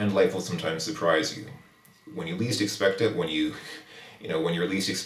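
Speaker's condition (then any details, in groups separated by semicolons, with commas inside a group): No condition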